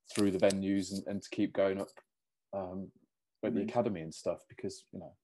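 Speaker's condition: No condition

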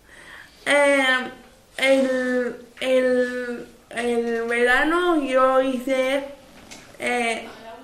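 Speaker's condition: Cerebral palsy; attends Atenpace day centre

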